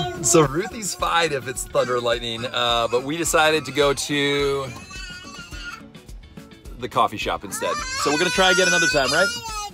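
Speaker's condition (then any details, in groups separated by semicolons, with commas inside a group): No condition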